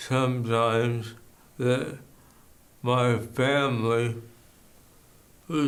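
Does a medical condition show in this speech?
Yes: ALS; bulbar onset, slurred speech first; recently diagnosed, symptoms over a year; worsening slurred speech, eventual breathing failure mentioned.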